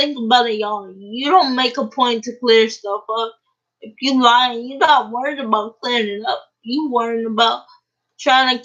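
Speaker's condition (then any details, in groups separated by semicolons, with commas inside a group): Cerebral palsy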